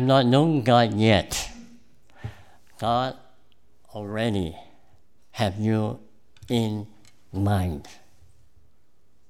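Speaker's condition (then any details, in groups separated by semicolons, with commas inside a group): Cleft palate; congenital cleft palate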